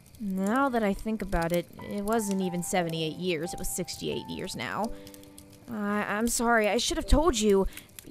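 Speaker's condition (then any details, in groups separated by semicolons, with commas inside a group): No condition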